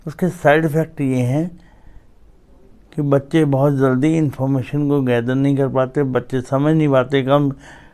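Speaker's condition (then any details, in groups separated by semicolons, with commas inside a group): Cerebral palsy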